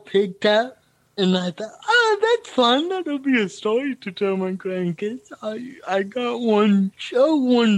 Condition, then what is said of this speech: Cerebral palsy. I'm lucky in that respect because my speaking is, it's weird.